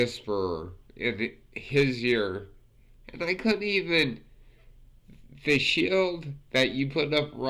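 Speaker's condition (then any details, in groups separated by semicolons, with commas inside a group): Multiple sclerosis; affects fingers; about 20 years since diagnosis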